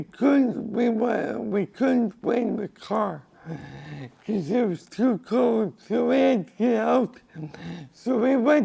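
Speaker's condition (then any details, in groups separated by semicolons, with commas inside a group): Cerebral palsy; from birth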